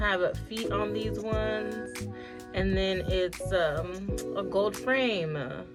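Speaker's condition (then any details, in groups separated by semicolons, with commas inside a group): No condition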